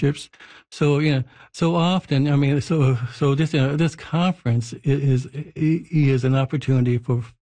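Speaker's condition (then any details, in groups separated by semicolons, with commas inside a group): Stuttering; no cure, stuttering masked for decades; blocks and repetitions, anxiety triggers blocks with dead silence, phone calls hard in past; repeated words, prolonged sounds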